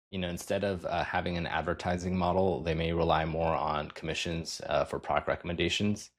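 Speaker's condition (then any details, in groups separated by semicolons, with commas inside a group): No condition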